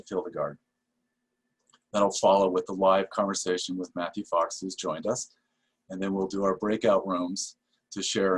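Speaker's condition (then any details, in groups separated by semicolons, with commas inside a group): No condition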